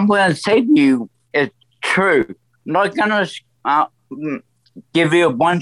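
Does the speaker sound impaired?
Yes: stroke; voice affected.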